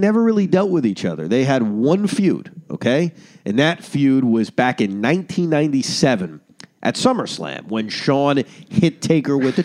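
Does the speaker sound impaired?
No.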